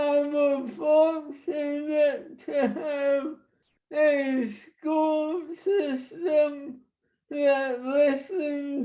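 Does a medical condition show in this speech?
Yes: traumatic brain injury.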